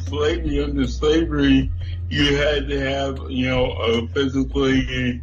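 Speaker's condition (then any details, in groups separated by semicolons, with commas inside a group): Cerebral palsy; cerebral palsy from birth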